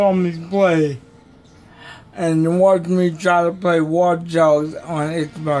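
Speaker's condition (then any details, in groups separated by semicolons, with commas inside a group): Cerebral palsy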